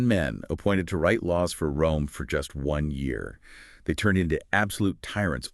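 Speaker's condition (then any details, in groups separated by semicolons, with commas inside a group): No condition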